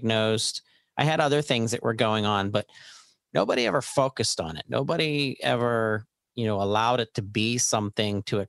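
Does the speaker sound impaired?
No.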